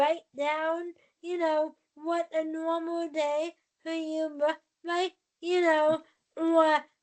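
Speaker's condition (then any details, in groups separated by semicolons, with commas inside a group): Cerebral palsy; power wheelchair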